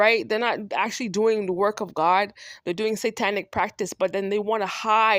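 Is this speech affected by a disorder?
No.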